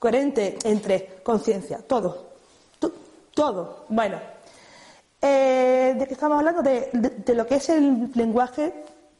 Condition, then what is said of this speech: Stuttering. ¿Ves? Estoy tartamudeando, pero me da igual, porque soy como soy.